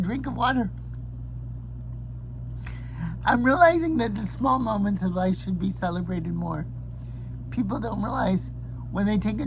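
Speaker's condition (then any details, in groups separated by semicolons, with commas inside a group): Cerebral palsy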